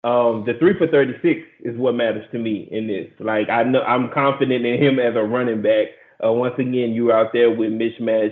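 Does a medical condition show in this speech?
No.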